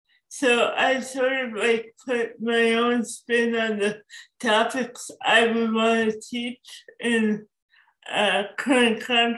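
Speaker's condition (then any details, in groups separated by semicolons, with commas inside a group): Cerebral palsy; cerebral palsy from birth, obstructive labor, oxygen deprivation, forceps delivery, couple weeks in NICU, moved to U.S. before age three for therapy; moderate to severe, wrote dissertation with typist in another state, works remotely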